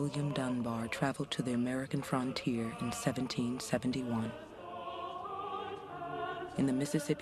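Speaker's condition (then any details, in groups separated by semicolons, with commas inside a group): No condition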